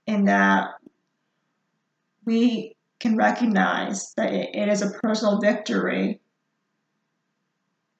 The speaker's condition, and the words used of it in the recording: Stuttering. Emotions and situations can make a difference and can lead to more disfluency.